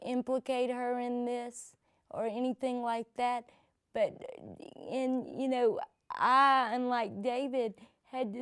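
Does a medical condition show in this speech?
Yes: cerebral palsy; present from birth.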